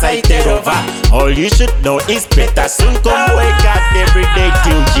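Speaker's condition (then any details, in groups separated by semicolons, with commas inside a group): No condition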